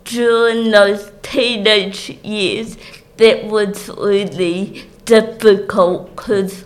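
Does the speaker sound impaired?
Yes: cerebral palsy; speech obviously affected.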